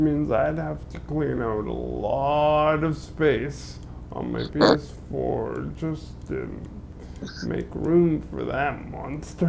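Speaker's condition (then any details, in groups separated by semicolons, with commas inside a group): Cerebral palsy; limbs affected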